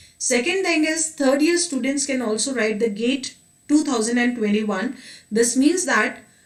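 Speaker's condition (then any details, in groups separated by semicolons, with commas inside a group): No condition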